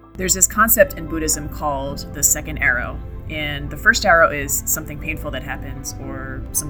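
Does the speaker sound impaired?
No.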